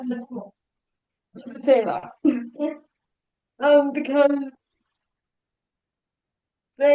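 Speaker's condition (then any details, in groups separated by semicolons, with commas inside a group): Cerebral palsy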